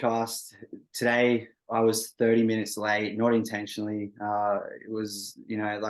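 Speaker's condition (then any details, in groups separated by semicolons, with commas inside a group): No condition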